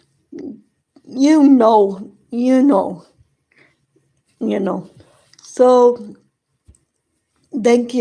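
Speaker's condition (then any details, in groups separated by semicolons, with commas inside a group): Cerebral palsy; present from birth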